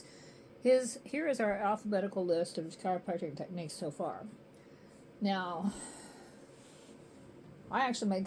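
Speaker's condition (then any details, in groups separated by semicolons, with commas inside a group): No condition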